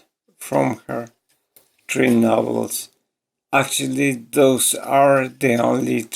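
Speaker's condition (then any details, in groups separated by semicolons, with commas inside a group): ALS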